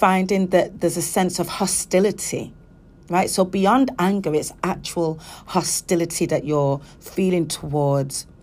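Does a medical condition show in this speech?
No.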